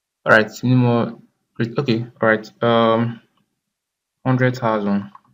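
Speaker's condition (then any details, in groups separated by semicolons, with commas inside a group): No condition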